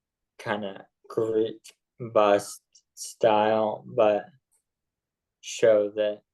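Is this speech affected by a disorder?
Yes: ALS.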